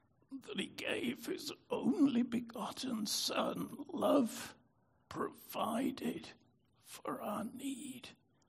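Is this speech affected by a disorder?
Yes: spasmodic dystonia; affected voice.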